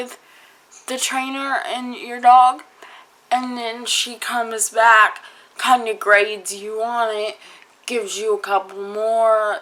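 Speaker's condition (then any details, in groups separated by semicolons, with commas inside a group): Cerebral palsy; spastic type, possibly mixed, never fully evaluated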